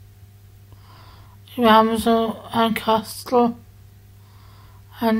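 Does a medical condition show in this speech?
Yes: spasticity from birth; multiple sclerosis.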